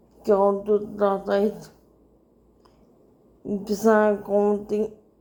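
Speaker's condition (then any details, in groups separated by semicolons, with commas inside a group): Cerebral palsy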